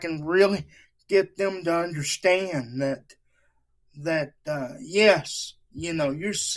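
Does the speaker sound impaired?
Yes: cerebral palsy; wheelchair user.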